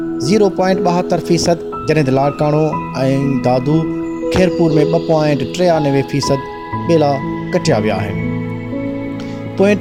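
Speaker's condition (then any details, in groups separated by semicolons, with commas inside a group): No condition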